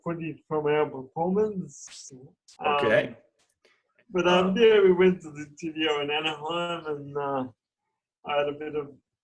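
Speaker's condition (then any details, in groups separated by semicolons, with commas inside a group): Cerebral palsy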